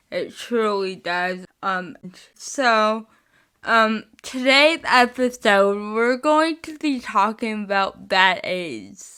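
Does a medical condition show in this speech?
Yes: spastic cerebral palsy, mixed.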